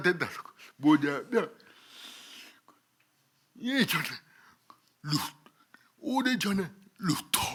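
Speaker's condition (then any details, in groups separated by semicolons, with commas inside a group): Cerebral palsy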